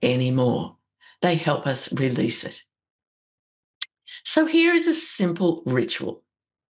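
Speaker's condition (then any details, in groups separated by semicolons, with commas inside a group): No condition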